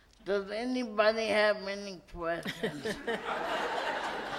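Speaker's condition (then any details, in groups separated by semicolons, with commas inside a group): Cerebral palsy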